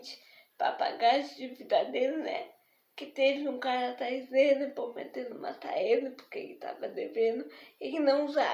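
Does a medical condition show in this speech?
Yes: spastic diplegic cerebral palsy.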